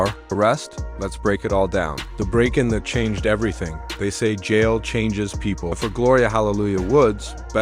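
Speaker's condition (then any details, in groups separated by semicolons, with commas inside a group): No condition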